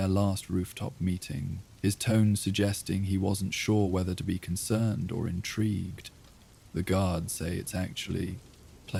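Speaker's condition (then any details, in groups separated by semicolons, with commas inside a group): No condition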